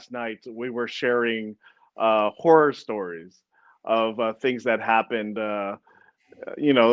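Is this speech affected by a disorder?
No.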